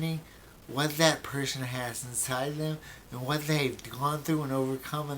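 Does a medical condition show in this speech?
Yes: brain injury; memory greatly affected.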